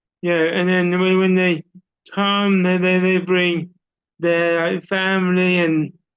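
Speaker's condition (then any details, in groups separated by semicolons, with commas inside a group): Cerebral palsy; uses wheelchair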